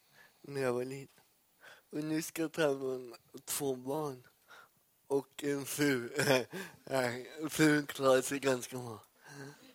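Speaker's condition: Cerebral palsy; great difficulty saying some words such as stockholm

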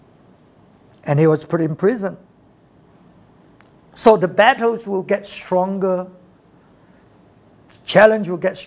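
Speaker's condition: No condition

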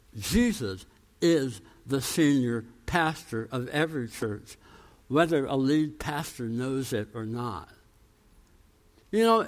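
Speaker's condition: Tongue cancer, jaw reconstruction, osteonecrosis of jaw after radiation; titanium implants

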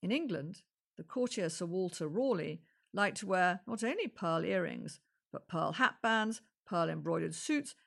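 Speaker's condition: No condition

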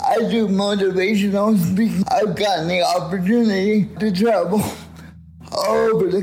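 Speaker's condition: Cerebral palsy; spastic quadriplegic cerebral palsy, all four limbs affected, electric wheelchair since age six, age 38; speech affected, sometimes a little different, easy to understand, much speech therapy when younger helped

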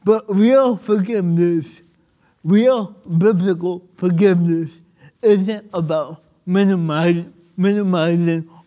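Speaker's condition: Cerebral palsy; speaking a little difficult

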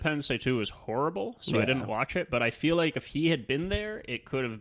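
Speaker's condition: No condition

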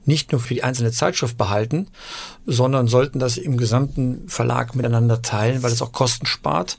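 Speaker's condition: No condition

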